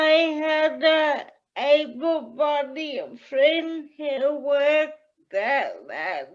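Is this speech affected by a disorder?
Yes: cerebral palsy.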